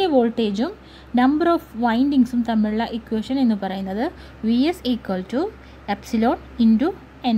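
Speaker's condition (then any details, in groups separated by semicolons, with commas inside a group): No condition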